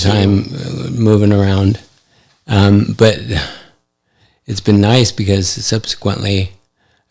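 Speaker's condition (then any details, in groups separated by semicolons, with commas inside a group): ALS; affects hand function; recently diagnosed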